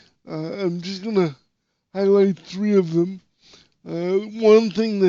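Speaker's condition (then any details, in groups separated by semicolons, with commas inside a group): Cerebral palsy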